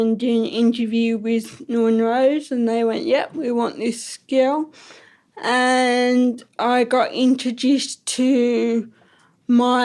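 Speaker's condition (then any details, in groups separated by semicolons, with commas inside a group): Ataxic cerebral palsy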